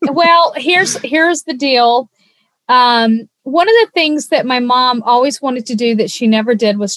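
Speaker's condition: No condition

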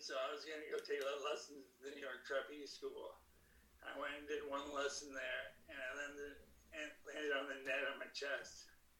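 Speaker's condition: Young onset Parkinson's disease; deep brain stimulation surgery

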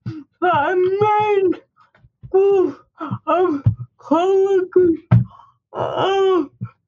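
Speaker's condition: Speech impairment; physical disability

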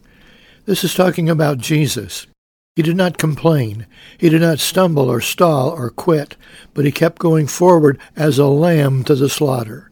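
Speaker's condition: No condition

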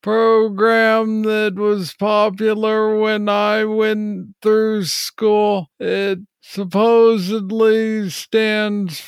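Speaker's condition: Parkinson's disease, young onset; intelligibility varies between episodes

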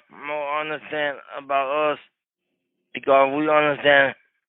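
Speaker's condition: Cerebral palsy; wheelchair user

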